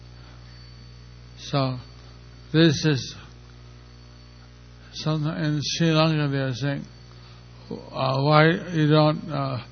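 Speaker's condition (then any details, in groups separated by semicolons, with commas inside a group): Stroke; a little over a year since stroke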